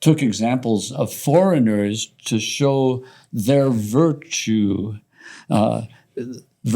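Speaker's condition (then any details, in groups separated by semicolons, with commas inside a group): No condition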